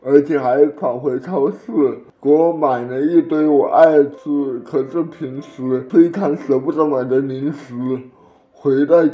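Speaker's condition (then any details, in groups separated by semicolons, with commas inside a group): Cerebral palsy; some words unclear despite great effort to speak clearly, edited for fluency, childhood drooling from delayed saliva swallowing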